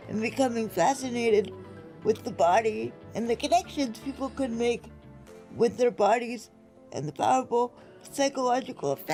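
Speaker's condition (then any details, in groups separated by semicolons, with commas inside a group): Spastic quadriplegic cerebral palsy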